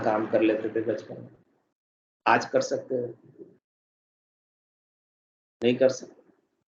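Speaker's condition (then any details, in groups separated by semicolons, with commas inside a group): No condition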